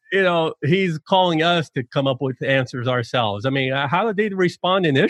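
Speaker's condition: No condition

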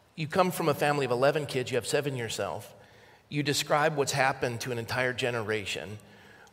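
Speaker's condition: No condition

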